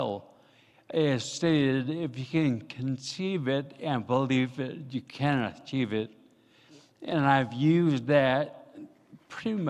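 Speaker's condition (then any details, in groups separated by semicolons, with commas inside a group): Ataxia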